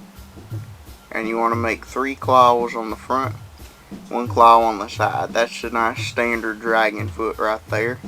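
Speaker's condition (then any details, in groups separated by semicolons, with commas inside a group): No condition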